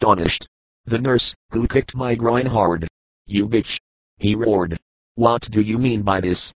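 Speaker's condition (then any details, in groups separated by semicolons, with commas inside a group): No condition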